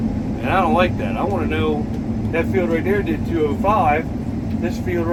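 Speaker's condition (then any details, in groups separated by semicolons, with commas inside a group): No condition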